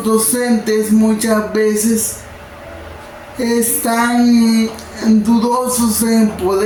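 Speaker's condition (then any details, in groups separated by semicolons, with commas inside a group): Cerebral palsy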